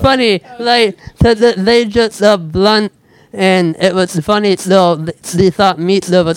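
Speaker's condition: Speech impediment; switched to typing instead

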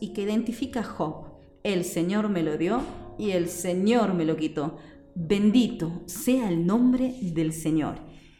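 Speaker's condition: No condition

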